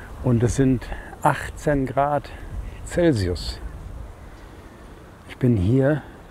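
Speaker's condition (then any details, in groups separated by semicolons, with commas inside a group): No condition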